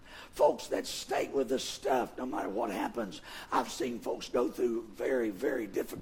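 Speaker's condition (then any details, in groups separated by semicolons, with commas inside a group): Vocal fold paralysis; pushes much air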